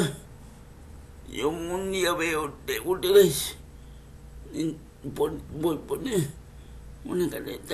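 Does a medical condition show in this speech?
Yes: cerebral palsy; condition affects speech.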